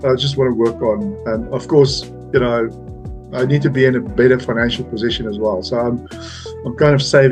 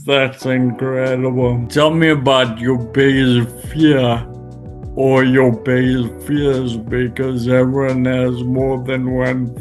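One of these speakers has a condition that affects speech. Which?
The second: Friedreich's ataxia; neurodegenerative, affects mobility, balance, coordination, spasticity; ataxic dysarthria, standard speech recognition works only sometimes.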